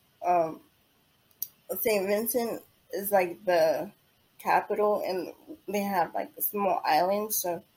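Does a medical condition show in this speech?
Yes: cerebral palsy; diagnosed at 9 months after delayed development, attended early intervention therapy.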